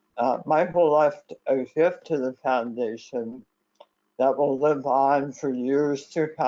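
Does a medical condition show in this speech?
Yes: head and neck cancer; severe dysphagia.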